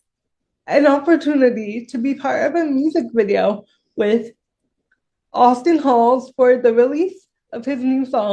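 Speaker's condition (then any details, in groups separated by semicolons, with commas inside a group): Cerebral palsy; severe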